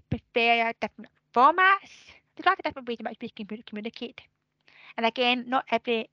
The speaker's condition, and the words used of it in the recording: Deafness. I had many years of speech therapy to learn how to talk, so it does affect my speech sometimes.